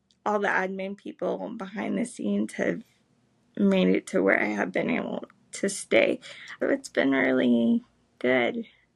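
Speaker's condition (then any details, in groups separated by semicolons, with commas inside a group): Cerebral palsy, spastic; able to speak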